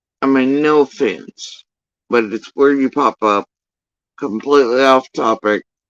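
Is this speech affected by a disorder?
Yes: facial paralysis after surgery; tongue.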